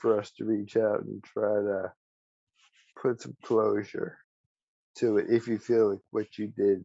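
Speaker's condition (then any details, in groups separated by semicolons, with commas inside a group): ALS; speech still preserved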